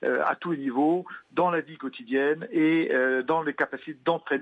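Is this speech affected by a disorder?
No.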